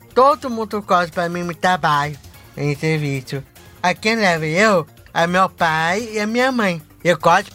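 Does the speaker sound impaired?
Yes: Down syndrome; young man.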